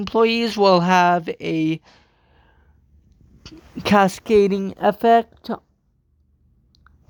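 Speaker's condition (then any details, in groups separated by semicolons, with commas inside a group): Cerebral palsy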